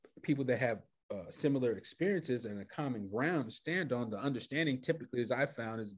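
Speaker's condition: No condition

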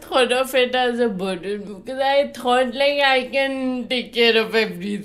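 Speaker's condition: Friedreich's ataxia; diagnosed age 12-13 in UAE, progressive muscle degeneration, described as terminal, wheelchair user since teens

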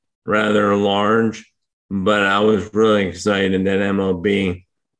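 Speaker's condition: ALS; difficulty speaking for long periods

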